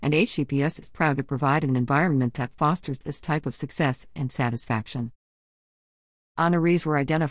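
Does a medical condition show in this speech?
No.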